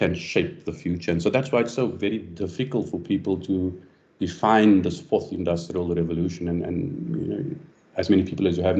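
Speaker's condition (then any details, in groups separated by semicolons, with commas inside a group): No condition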